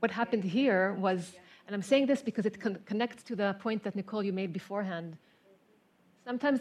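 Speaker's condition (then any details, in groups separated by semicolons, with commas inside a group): No condition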